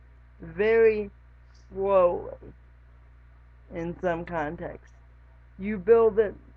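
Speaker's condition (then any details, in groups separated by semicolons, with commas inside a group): Cerebral palsy; lifelong, wheelchair user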